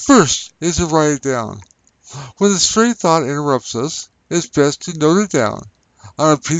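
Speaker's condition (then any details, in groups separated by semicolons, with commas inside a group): Traumatic brain injury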